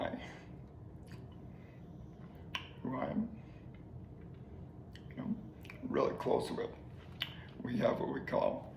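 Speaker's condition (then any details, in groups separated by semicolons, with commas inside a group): ALS; slowly progressing ALS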